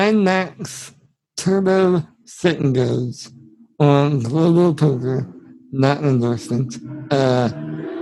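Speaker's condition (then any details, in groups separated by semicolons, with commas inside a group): Spinal muscular atrophy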